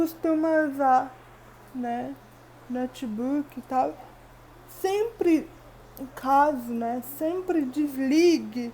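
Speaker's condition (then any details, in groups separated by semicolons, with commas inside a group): Cerebral palsy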